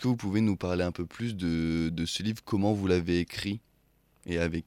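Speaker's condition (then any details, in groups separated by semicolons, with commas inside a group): No condition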